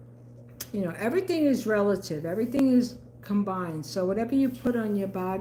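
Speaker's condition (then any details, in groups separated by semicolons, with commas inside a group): No condition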